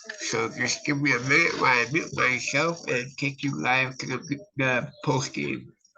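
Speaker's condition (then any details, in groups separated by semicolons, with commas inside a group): Cerebral palsy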